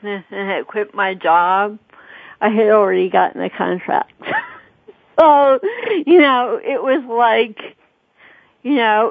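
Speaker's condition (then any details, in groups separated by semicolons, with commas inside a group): Cerebral palsy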